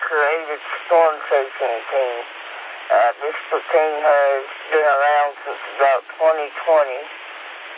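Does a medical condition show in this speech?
Yes: speech impediment; several disabilities, long hard battle; some phonetic words hard to get off tongue, whiskey zulu hard, hotel alpha november easier.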